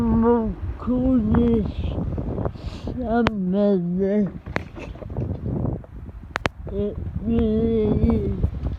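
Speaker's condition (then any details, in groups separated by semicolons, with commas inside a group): Cerebral palsy; spastic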